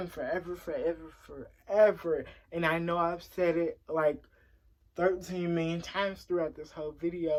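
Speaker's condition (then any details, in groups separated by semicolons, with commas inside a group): Cerebral palsy; since early childhood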